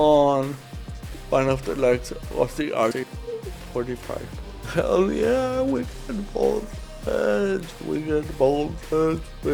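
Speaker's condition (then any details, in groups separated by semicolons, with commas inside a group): Cerebral palsy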